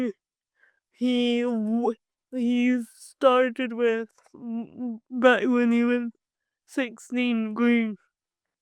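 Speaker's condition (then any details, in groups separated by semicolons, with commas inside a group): Cerebral palsy; from birth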